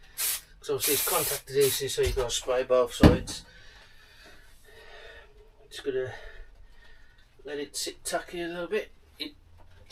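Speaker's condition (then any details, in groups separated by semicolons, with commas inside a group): No condition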